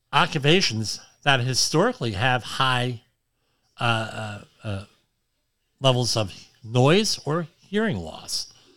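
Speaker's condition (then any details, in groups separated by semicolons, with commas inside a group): Cleft lip and palate; formerly unintelligible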